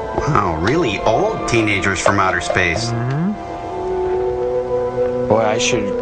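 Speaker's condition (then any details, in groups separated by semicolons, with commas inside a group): No condition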